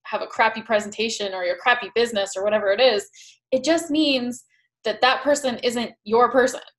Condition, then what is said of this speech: None; typical speech.